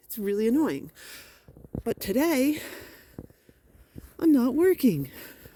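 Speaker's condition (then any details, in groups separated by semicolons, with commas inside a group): No condition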